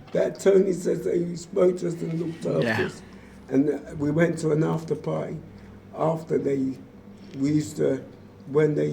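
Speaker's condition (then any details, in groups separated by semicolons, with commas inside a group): Motor neurone disease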